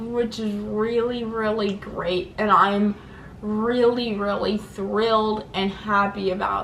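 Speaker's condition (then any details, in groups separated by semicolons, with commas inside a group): Cerebral palsy; diagnosed in infancy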